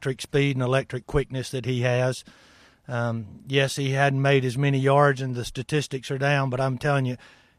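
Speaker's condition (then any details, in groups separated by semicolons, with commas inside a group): No condition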